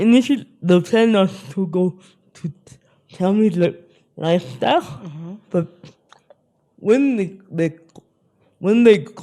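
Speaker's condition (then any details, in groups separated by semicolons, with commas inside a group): Spastic cerebral palsy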